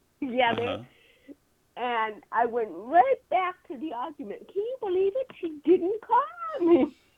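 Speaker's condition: Cerebral palsy; cerebral palsy from birth

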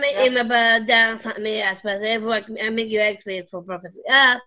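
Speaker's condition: Down syndrome; could not talk and was unintelligible at kindergarten start, music therapy used to slow speech; much improved since childhood, called great public speaker, sings national anthem at games

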